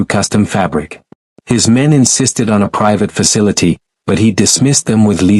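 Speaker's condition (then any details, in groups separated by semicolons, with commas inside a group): No condition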